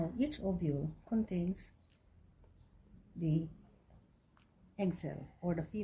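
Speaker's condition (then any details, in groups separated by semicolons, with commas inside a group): No condition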